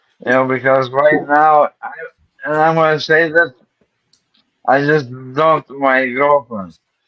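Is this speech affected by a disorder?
Yes: ALS; diagnosed about a month ago.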